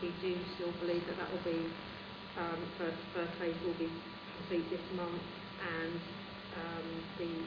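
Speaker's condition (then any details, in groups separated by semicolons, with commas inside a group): No condition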